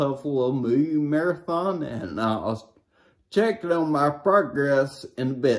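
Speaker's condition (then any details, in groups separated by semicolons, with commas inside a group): Brain injury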